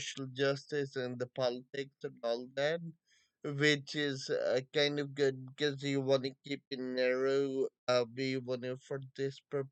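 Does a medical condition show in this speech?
Yes: Friedreich's ataxia.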